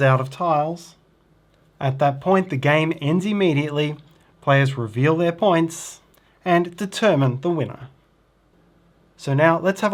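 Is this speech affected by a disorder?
No.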